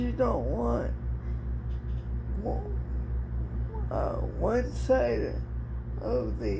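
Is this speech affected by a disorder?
Yes: cerebral palsy; speech somewhat affected.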